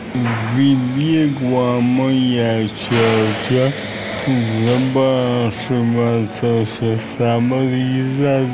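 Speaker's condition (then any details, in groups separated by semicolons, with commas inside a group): Aphasia; age 39, right-sided weakness, walks with crutch, pool treatments at Lądek-Zdrój, earlier rehabilitation in Konstancin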